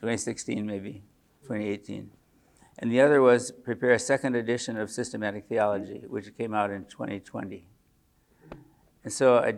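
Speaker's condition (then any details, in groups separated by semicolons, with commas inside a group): Parkinson's disease; age 74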